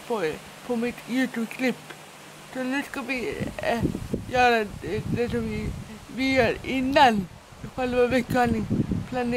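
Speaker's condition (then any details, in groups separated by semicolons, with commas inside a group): Dyskinetic cerebral palsy; dyskinetic form, severe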